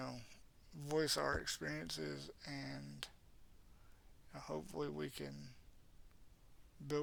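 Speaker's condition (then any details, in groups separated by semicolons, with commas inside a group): Cerebral palsy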